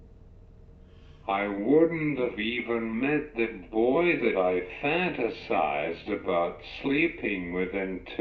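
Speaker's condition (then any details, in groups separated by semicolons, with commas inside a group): Cerebral palsy; uses wheelchair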